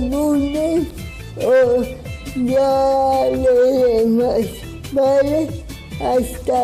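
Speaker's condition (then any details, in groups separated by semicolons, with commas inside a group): Cerebral palsy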